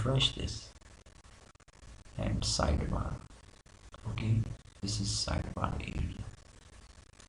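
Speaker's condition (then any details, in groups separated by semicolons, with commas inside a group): No condition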